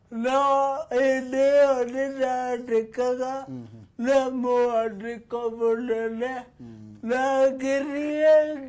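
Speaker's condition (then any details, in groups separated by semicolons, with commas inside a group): Cerebral palsy; speaks slowly, speaking effortful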